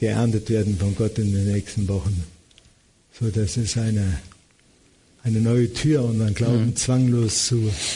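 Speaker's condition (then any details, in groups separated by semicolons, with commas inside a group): Parkinson's disease; host asks for his voice to be made louder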